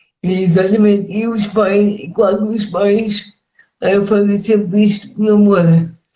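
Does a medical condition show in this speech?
Yes: cerebral palsy; speech affected.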